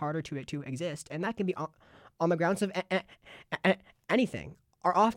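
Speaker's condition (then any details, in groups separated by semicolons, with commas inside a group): Stutter; stutter since early childhood, not expected to go away; ongoing, stutters a lot, somewhat quieter, stuttered at recent meeting; blocks where words could not leave mouth, awkward silences reading aloud, over-analysis of speech grew with age; prolonged sounds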